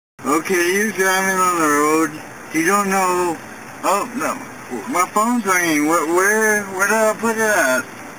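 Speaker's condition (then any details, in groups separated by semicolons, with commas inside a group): Traumatic brain injury; car accident; difficulty walking; needs prompting to breathe while talking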